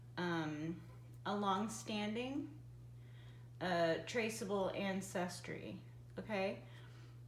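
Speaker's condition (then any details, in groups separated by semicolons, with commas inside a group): No condition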